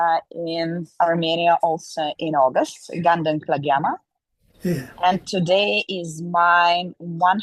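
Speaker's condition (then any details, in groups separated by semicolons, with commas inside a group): No condition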